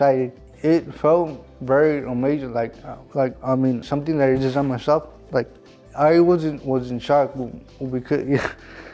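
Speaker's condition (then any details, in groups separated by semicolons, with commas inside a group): Cerebral palsy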